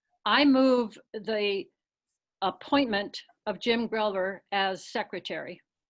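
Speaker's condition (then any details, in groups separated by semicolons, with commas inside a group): No condition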